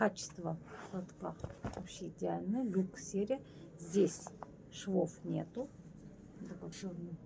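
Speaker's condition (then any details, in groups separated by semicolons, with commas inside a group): No condition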